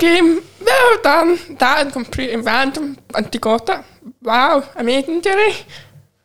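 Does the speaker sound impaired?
Yes: profound deafness, cochlear implant; learned to listen through implant, sign language learned around age 16; learned to talk before sign language, speaks to hearing people, signs to deaf people.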